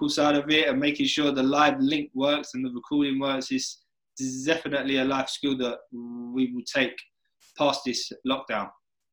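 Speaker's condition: Stutter; daily speech work with non-avoidance approach, speech was worse in the past; ongoing daily speech work, daily live podcast appearances; blocks, blips and stumbles, some days speech not the best, can speak off the cuff; blocks

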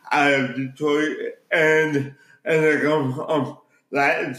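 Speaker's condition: Cerebral palsy

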